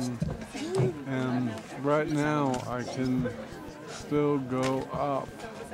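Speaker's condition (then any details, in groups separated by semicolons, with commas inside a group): ALS; losing voice, mostly muscular, little respiratory involvement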